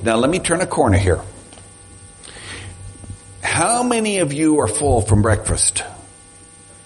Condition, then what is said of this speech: None; typical speech.